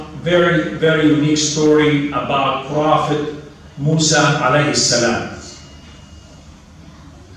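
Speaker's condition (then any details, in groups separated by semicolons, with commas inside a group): No condition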